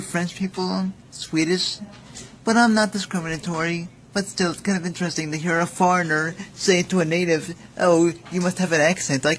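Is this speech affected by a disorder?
Yes: cerebral palsy; visibly apparent.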